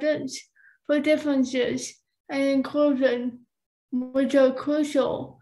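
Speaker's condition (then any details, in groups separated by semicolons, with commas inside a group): Cerebral palsy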